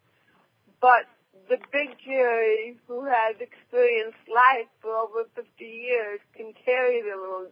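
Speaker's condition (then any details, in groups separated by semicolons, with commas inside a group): Cerebral palsy; present from birth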